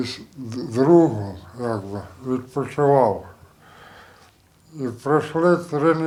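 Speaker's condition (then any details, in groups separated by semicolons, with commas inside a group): Traumatic brain injury; assault, jaw and facial fractures, ear damaged; two days post-assault, awaiting surgery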